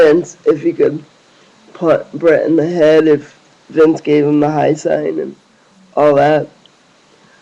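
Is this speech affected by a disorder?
Yes: cerebral palsy; lifelong, wheelchair user.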